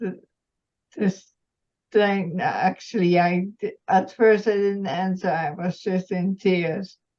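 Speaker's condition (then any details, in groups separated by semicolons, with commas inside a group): Multiple system atrophy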